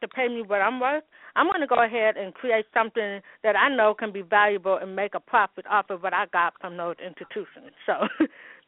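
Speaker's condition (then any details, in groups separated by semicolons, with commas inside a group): Hearing loss with speech impediment, congenital; umbilical cord wrapped around neck at birth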